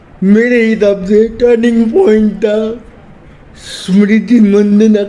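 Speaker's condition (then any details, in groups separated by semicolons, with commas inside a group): Cerebral palsy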